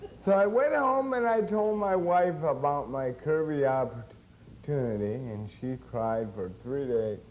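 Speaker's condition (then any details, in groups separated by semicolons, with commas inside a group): Cerebral palsy; since birth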